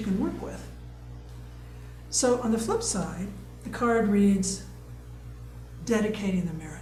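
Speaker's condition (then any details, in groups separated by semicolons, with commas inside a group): No condition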